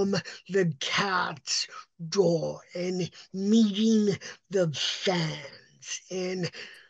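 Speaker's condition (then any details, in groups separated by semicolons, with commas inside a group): Cerebral palsy; uses walker and wheelchair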